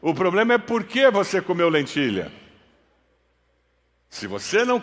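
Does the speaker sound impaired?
No.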